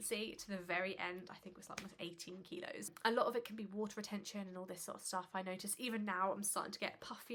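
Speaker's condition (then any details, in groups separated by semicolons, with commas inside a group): No condition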